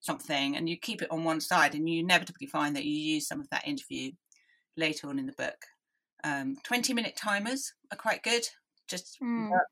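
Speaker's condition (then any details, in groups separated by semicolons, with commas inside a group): Deafness; hopeless and unwieldy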